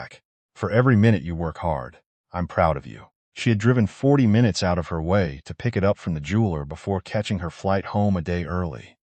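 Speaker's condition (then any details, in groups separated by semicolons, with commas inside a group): No condition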